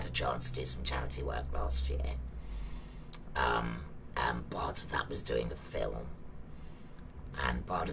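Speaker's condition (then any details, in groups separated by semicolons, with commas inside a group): Laryngectomy; breathes through neck, presses valve to speak, swallowing trouble, mucus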